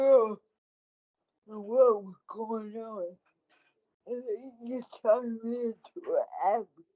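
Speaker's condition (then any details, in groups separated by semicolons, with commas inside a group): Cerebral palsy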